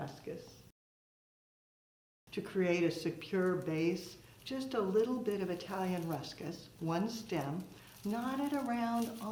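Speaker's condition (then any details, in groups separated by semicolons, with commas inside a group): No condition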